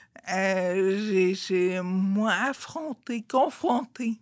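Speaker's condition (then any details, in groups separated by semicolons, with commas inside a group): Friedreich's ataxia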